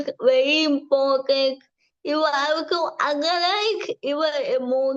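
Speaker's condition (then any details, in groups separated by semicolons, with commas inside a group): Cerebral palsy; from birth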